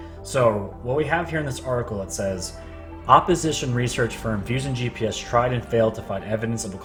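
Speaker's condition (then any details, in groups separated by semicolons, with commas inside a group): No condition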